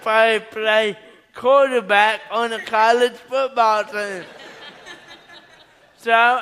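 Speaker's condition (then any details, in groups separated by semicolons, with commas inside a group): Cerebral palsy; arm paralysis with muscle contraction, uses left hand only; three botox shots every 3 months at Vanderbilt relax arm muscles, allow straightening arm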